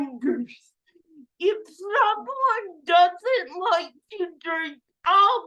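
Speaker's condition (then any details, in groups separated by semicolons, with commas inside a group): Cerebral palsy; oxygen deprivation at birth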